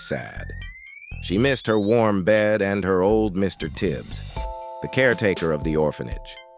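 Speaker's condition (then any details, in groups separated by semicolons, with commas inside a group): No condition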